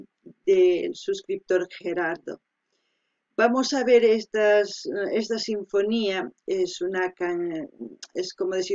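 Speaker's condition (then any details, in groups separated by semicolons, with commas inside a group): No condition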